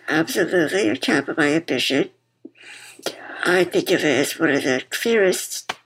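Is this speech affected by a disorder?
Yes: muscular dystrophy; BiPAP machine audible while talking.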